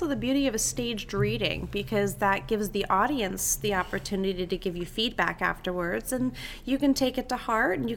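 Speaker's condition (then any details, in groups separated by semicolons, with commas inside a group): No condition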